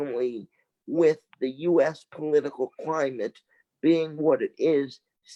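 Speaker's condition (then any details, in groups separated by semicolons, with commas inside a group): Cerebral palsy; from birth, lack of oxygen after lung collapse, lifelong wheelchair; wheelchair user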